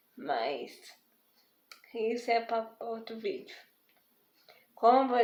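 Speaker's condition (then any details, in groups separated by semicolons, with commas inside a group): Spastic diplegic cerebral palsy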